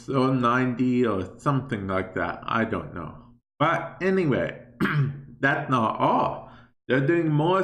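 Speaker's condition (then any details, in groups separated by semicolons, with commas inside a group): Cerebral palsy; affects speech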